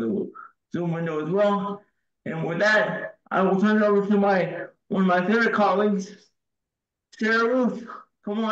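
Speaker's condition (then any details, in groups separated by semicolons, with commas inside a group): Cerebral palsy, severe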